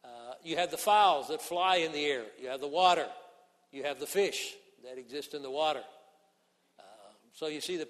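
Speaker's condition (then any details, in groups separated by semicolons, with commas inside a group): No condition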